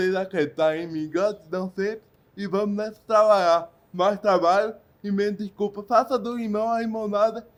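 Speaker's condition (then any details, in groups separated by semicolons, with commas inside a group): Cerebral palsy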